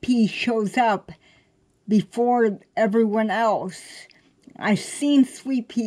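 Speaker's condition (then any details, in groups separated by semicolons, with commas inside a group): Cerebral palsy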